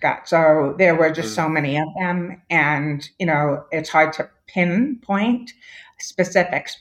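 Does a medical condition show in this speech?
Yes: deafness; congenital moderate-severe hearing loss, diagnosed as toddler, hearing aids, lip reading, Esteem implant plus cochlear implant; two cochlear implants after Esteem battery died at 10 years, permanently deaf without them.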